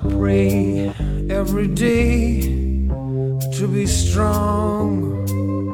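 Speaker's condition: No condition

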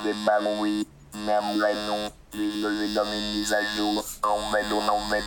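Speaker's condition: Total pharyngolaryngectomy; speaks with laryngophone electrolarynx, speech therapy since january for oro-oesophageal voice, phonatory prosthesis asked about

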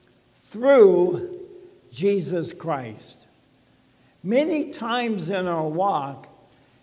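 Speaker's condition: ALS; diagnosed, brace on foot; talking a little bit funny

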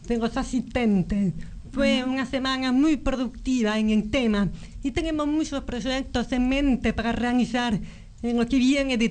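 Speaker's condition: Profound congenital deafness; both ears from birth, detected about 15 months, lifelong hearing aids, bilateral cochlear implants, first at age 27; almost 35, about 8 years since first implant, second implant some years later; speech learned by lipreading and early reading, about 1.5 years rehabilitation to access words by ear

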